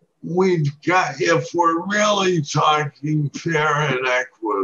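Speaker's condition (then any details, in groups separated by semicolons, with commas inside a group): Parkinson's disease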